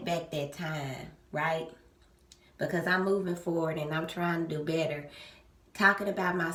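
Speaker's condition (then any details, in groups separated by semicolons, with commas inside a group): No condition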